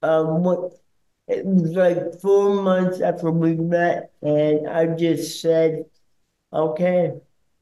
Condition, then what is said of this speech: Cerebral palsy. I had just gotten used to his speech impediment, which he calls his accent.